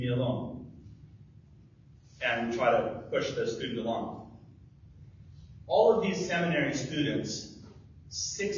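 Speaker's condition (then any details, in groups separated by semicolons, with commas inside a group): No condition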